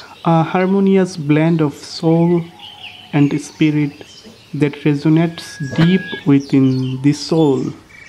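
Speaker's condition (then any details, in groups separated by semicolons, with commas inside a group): No condition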